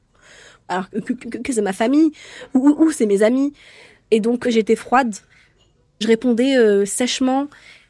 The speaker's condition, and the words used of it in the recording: Stuttering. Donc, je laisse le bégaiement vivre, et il me laisse vivre aussi, et on vit en cohabitation.